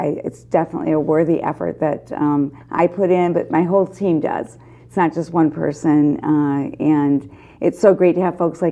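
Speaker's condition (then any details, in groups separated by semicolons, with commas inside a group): No condition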